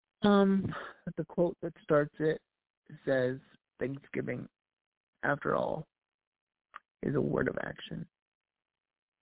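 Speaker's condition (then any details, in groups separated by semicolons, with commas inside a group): Cerebral palsy; voice improved over last year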